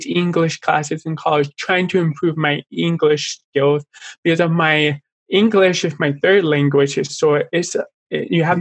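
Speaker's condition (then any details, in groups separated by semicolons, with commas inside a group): Deafness; born deaf both ears, implant at 13, speech therapy ages 2-3 to 10-11, redone after implant; struggles with speaking, no full sentences until age five, sign language learned later, still has accent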